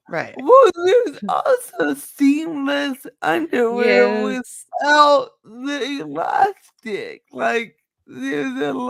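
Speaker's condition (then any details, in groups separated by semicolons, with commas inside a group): Cerebral palsy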